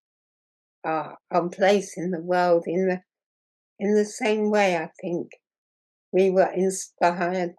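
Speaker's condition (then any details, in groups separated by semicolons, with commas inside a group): Muscular dystrophy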